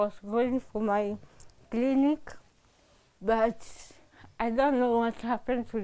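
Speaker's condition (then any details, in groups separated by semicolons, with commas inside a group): Cerebral palsy; from birth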